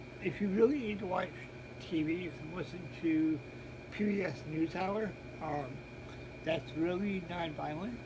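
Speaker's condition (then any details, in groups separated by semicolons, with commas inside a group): Cerebral palsy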